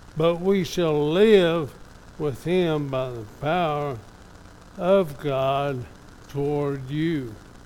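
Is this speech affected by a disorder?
Yes: ALS; somewhat affected, evident today.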